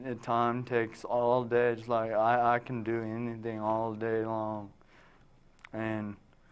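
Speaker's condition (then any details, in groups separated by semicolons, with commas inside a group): Traumatic brain injury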